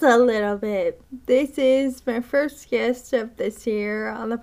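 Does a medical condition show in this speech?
Yes: Friedreich's ataxia; spits when talking or laughing.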